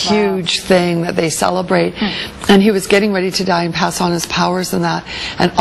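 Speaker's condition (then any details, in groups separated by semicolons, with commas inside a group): No condition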